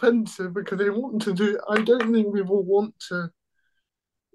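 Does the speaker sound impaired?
Yes: cerebral palsy.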